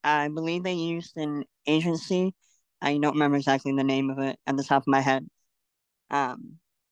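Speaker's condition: Cleft lip and palate; congenital

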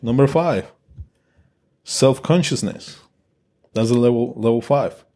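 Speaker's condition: No condition

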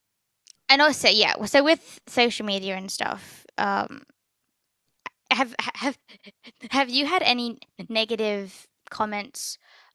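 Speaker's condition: Stutter; teenager, only stutterer in close family, grandfather and cousins stutter, past speech therapy, therapist gave teachers handouts; sore throat today; stutter comes and goes, sometimes not noticeable; repeated sounds, repeated words

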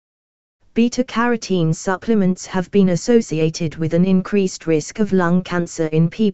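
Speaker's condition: No condition

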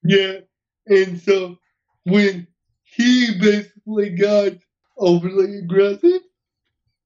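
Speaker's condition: Cerebral palsy; uses wheelchair

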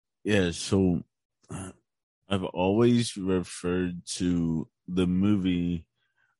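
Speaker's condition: Cerebral palsy; physical disability

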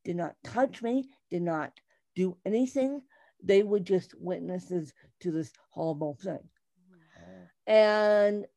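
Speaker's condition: Cerebral palsy; lack of oxygen injury at birth, neurological condition, brain bleed day after diagnosis, medevaced to children's hospital in Denver, Colorado; about 33 years since onset, physical therapy

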